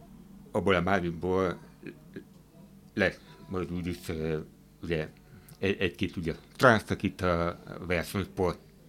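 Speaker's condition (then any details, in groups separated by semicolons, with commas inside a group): Hearing impairment; hard of hearing, uses hearing aid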